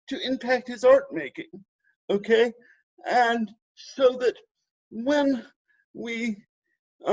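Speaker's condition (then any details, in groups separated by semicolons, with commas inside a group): Cerebral palsy; spastic type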